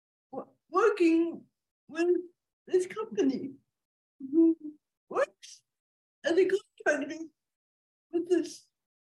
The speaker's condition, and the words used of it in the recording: Cerebral palsy. I don't give my voice a break anyway.